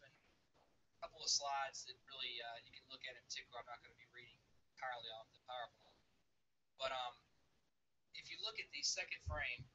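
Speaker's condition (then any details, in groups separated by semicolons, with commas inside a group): No condition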